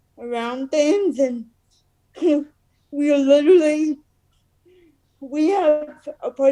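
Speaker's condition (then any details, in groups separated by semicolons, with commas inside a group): Cerebral palsy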